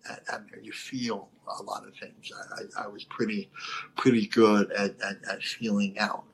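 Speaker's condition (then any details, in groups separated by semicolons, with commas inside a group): Cleft lip and palate; lisp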